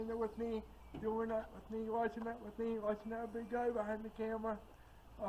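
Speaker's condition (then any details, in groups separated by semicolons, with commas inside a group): Cerebral palsy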